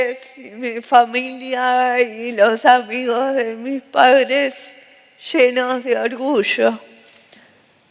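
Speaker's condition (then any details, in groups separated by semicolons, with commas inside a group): Cerebral palsy; respiratory arrest at birth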